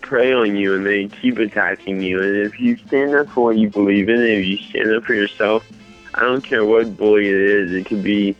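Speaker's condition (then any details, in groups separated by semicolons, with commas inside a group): Mild cerebral palsy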